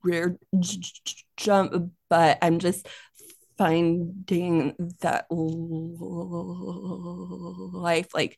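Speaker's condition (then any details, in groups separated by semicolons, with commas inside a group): Stuttering; stutter since childhood, more severe when younger, quiet child avoiding speaking, NSA workshop in Fort Lauderdale; more comfortable the more people spoken to, sound repetitions; prolonged sounds, blocks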